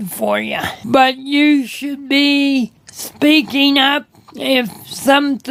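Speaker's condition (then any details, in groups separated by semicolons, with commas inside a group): Cerebral palsy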